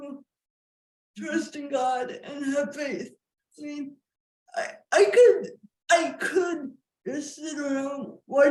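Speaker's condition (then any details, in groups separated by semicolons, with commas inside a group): Cerebral palsy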